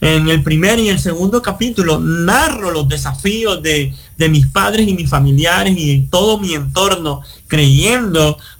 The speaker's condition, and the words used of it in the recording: Cleft palate. De hecho, aún después de 7 cirugías, mi fosa nasal sigue abierta.